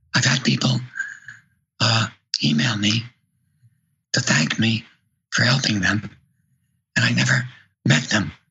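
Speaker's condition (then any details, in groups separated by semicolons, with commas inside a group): Vocal cord paralysis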